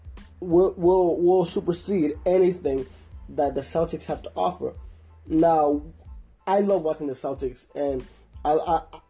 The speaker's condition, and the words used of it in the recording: Stuttering. But you know, I stutter, you know, let's get started anyway, okay?